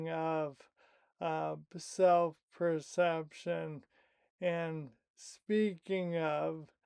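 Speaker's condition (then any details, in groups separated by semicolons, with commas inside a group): Primary lateral sclerosis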